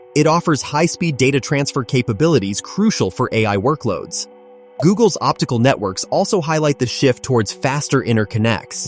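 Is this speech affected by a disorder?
No.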